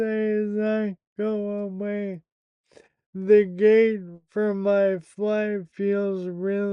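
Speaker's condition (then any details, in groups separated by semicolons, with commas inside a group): Primary lateral sclerosis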